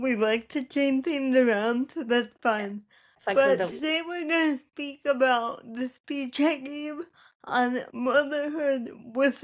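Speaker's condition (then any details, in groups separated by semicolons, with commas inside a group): Cerebral palsy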